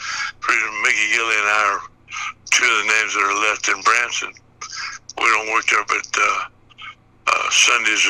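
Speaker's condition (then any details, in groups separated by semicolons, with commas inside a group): Parkinson's; brain surgery; diagnosed about a year ago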